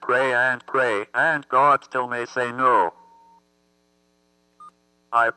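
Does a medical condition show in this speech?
Yes: athetoid cerebral palsy; family couldn't understand.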